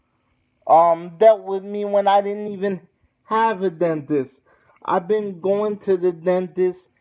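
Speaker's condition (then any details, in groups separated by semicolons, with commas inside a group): Cerebral palsy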